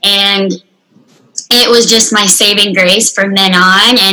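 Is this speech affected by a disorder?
Yes: unilateral cleft lip and palate, severe.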